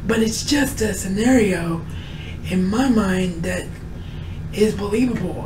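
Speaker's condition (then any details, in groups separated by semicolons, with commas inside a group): Cerebral palsy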